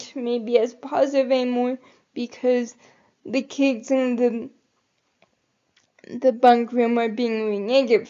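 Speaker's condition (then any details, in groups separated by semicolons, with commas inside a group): Cerebral palsy; able to articulate and speak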